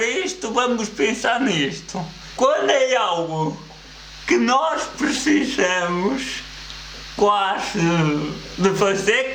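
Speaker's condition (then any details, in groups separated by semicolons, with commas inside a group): Cerebral palsy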